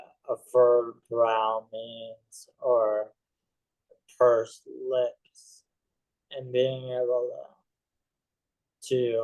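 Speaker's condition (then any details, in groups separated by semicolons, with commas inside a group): ALS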